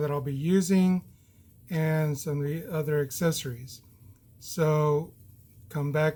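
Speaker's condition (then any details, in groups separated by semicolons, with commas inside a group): No condition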